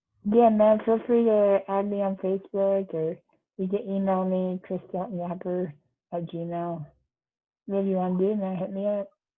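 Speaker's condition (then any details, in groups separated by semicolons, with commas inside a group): Duchenne muscular dystrophy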